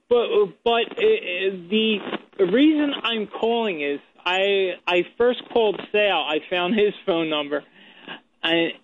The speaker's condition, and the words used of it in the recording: Stuttering. I think I got what the hint, I know it's difficult for you to talk, so let me cut to the bottom line here.